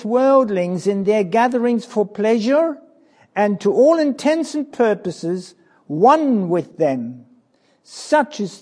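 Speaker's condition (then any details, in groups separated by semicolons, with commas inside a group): No condition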